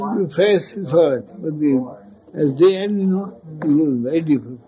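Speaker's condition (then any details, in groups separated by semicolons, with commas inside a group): Speech loss after head injury; speech feels heavy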